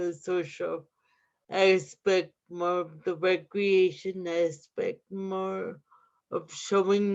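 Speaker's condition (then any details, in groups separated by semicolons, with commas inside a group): Cerebral palsy; adult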